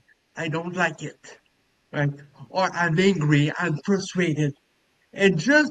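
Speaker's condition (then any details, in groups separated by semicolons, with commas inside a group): Cerebral palsy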